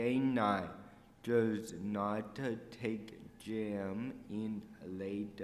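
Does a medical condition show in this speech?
Yes: cerebral palsy.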